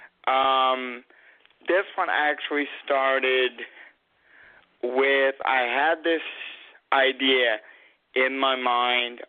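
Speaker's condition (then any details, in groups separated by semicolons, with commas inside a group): Cerebral palsy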